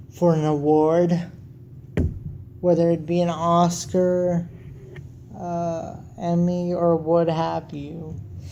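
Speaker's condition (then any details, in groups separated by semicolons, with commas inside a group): Cerebral palsy; wheelchair user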